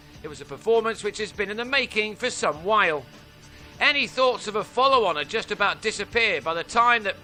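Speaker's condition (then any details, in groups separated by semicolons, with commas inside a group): No condition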